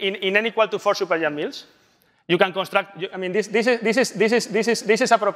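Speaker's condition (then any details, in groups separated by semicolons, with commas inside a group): No condition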